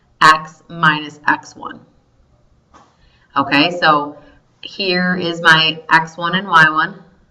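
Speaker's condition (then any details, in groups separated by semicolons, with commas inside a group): No condition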